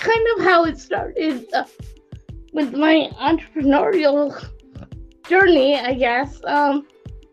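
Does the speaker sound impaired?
Yes: cerebral palsy; speaks, controls whole iPhone by iOS voice control, Google Android voice recognition understands better than iOS.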